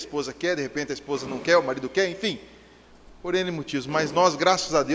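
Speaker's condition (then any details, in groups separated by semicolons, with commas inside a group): No condition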